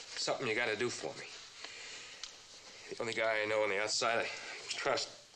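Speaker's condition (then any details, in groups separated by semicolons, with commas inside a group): No condition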